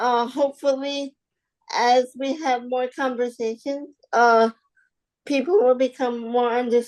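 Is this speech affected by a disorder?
Yes: spastic quadriplegic cerebral palsy.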